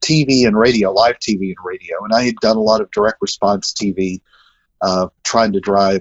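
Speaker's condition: No condition

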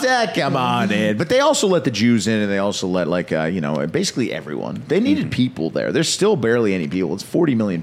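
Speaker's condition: No condition

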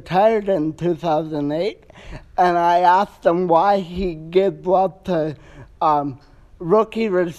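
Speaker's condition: Cerebral palsy; caused by brain bleed, affects walking muscles, all muscles affected to some degree, wheelchair since childhood

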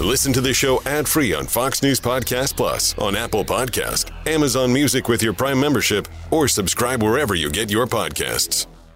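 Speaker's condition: No condition

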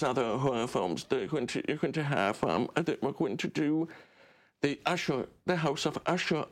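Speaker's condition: Deaf; relies on subtitles

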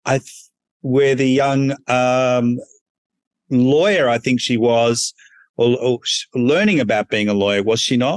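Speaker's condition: No condition

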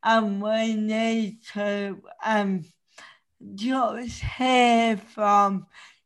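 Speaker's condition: Cerebral palsy; since childhood

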